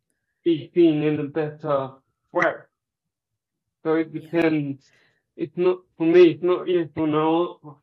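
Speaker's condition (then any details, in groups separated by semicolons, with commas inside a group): Cerebral palsy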